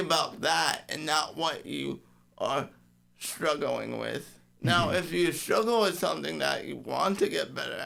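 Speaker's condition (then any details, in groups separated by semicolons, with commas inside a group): Cerebral palsy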